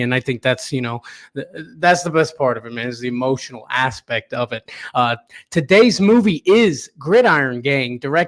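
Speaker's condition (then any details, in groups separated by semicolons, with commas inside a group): No condition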